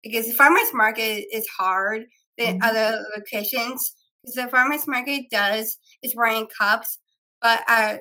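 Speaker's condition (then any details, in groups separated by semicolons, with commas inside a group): Down syndrome; three copies of 21st chromosome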